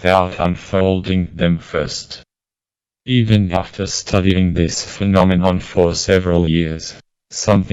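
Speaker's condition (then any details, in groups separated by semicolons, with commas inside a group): Motor neurone disease, speech-generating device; breathing surgery needed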